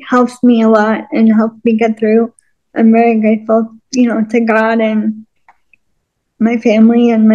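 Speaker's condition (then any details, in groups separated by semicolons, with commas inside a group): Cerebral palsy and multiple sclerosis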